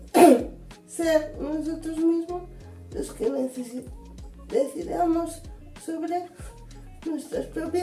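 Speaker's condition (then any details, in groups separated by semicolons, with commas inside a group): Cerebral palsy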